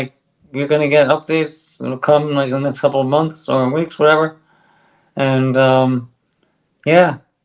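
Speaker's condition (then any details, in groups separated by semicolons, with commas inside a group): ALS; on drug, stronger bite, speaks better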